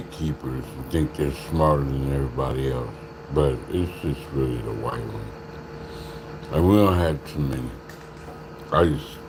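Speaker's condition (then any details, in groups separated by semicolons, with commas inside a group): Slurred speech; still slurs words occasionally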